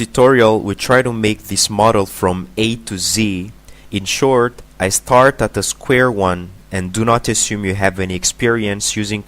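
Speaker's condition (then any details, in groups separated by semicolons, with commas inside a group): No condition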